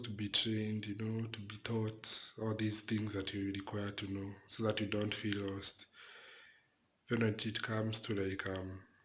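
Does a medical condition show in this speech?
No.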